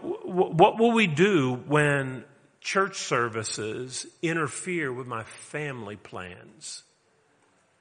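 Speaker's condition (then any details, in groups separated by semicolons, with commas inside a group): No condition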